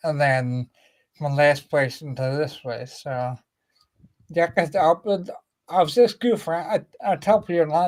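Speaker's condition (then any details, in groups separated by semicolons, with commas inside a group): Ataxia; linked to brain lesion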